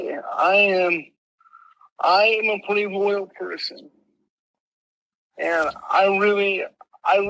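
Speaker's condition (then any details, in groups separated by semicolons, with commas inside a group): Mild cerebral palsy; speech impediment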